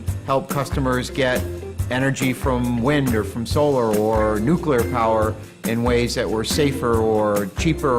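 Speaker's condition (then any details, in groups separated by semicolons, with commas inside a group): No condition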